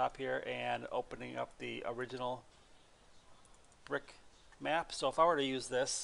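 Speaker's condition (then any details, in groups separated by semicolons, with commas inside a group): No condition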